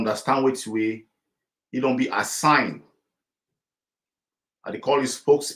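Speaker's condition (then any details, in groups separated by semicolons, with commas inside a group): No condition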